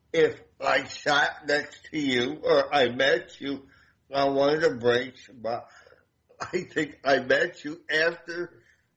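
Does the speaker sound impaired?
Yes: damaged voice box; voice box damaged by medic during hospital transport after fire rescue, at least 25 years ago; voice sounds noticeably different, self-conscious about voice, limits meeting people.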